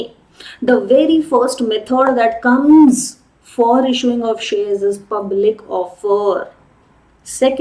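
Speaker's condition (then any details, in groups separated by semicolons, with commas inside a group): No condition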